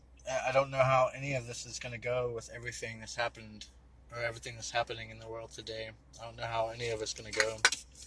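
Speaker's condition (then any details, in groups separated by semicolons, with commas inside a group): No condition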